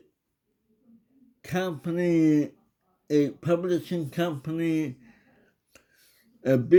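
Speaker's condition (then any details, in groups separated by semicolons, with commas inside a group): Cerebral palsy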